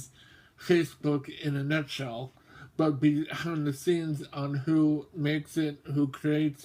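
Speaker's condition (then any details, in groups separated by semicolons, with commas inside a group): Mobius syndrome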